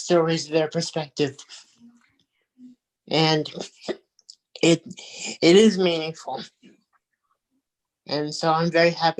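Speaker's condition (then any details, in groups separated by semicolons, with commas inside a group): Cerebral palsy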